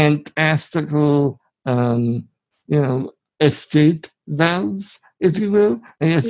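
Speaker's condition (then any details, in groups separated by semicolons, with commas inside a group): Spinal muscular atrophy; genetic, from birth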